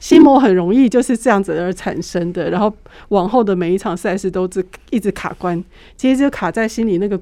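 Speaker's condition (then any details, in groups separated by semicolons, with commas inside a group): No condition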